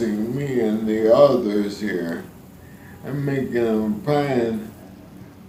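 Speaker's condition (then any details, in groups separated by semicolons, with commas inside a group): ALS; spasticity main symptom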